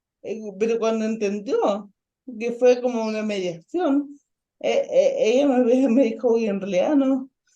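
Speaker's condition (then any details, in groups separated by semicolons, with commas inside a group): Ataxic cerebral palsy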